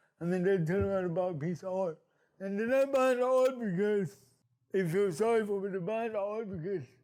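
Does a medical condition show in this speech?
Yes: cerebral palsy; present since birth.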